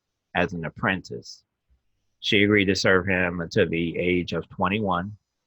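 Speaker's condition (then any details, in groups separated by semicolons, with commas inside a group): No condition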